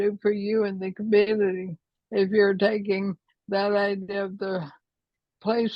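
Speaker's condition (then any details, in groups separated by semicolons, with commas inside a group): ALS; trouble speaking, voice affected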